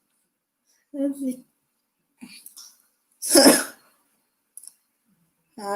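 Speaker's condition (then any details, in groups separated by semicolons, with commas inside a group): Cerebral palsy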